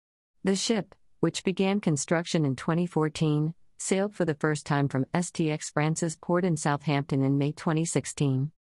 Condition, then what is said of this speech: None; typical speech.